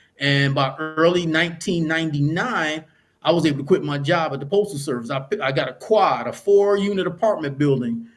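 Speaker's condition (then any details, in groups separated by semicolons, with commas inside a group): No condition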